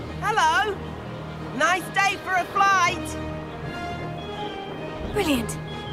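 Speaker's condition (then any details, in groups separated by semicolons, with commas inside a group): No condition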